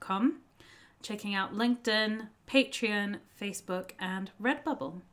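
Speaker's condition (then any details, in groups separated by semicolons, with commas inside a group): No condition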